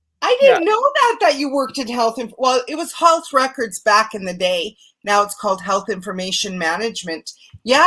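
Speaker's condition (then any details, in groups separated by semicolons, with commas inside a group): No condition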